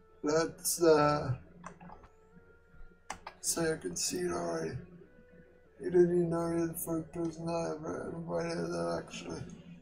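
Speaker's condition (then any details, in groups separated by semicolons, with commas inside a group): Quadriplegic cerebral palsy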